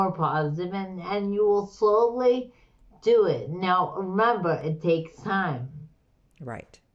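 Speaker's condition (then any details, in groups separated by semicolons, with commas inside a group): Slurred speech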